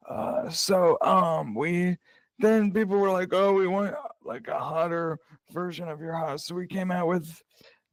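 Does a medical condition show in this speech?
Yes: cerebral palsy.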